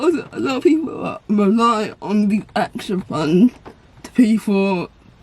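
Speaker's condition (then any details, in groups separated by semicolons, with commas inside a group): Cerebral palsy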